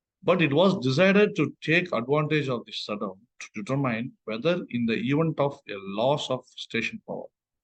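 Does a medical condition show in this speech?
No.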